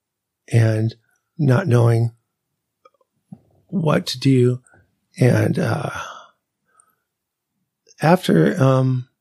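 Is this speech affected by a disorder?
Yes: ALS; weakness and fasciculations at onset.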